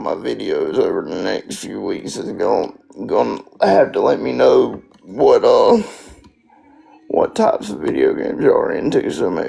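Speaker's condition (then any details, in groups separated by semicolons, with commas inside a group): Spastic quadriplegic cerebral palsy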